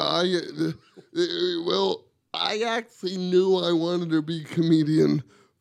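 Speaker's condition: Cerebral palsy; wheelchair user

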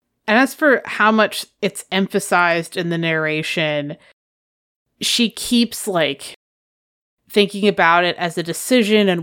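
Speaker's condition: No condition

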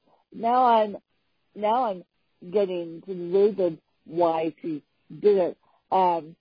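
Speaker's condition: Cerebral palsy; chronic physical disability

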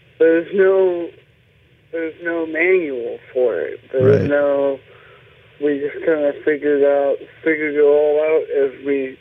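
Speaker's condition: Cerebral palsy; birth injury with cord around neck

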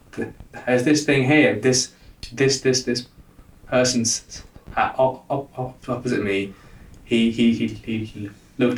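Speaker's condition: Stuttering; longstanding, once a heavy burden; still occurs sometimes, less burdensome than years ago; occasional stuttering; repeated sounds, repeated words, prolonged sounds

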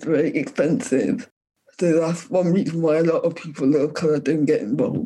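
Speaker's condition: Cerebral palsy; cerebral palsy from birth, lack of oxygen during birth, tight tense muscles, affects arm and leg movement, physiotherapy in childhood

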